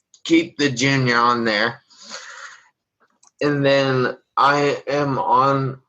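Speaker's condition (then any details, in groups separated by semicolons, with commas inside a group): Traumatic brain injury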